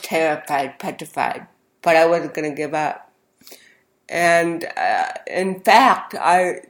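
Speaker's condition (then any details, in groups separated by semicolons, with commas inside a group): Cerebral palsy; speech therapy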